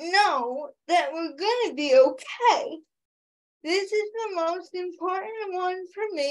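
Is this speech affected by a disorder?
Yes: cerebral palsy with quadriplegia; quadriplegia, cannot move independently.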